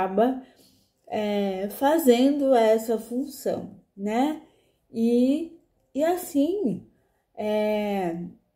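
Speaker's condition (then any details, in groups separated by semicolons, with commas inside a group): Cerebral palsy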